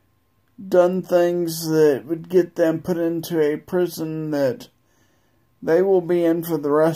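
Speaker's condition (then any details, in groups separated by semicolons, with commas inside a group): Multiple sclerosis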